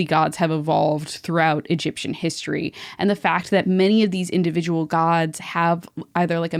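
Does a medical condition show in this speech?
No.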